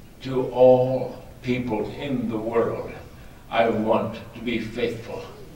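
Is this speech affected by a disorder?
Yes: ALS; extremely weak.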